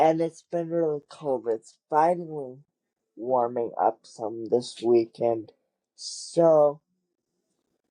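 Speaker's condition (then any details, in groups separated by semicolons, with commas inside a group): Cerebral palsy; wheelchair user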